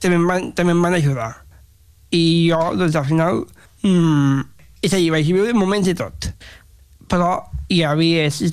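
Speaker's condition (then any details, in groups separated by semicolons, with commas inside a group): Down syndrome; present since early childhood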